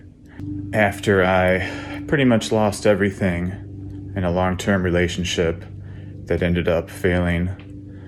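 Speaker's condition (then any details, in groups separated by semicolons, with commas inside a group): No condition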